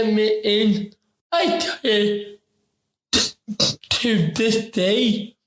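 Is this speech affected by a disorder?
Yes: ataxic cerebral palsy; ataxic form, affects coordination, movement, posture, balance; affects talking.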